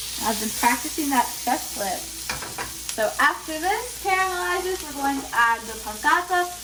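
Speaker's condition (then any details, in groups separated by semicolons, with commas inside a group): No condition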